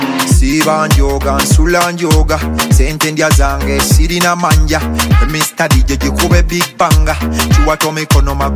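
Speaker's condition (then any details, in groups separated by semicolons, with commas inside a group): No condition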